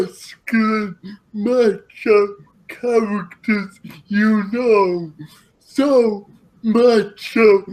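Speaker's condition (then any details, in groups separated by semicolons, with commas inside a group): Cerebral palsy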